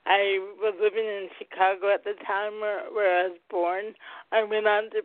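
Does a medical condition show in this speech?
Yes: cerebral palsy, mild; heart rate dropped at delivery, not breathing at birth, 45 minutes to breathe, delayed motor milestones; mildly affects speech, physical and occupational therapy from early life.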